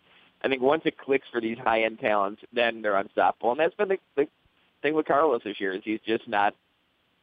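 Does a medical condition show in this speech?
No.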